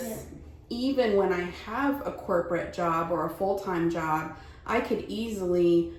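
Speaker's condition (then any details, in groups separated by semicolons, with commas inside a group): No condition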